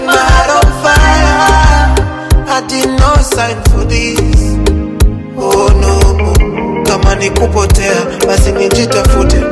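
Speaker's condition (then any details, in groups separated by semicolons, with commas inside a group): No condition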